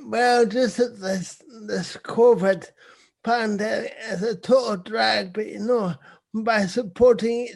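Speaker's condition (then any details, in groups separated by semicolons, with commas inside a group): Cerebral palsy; visible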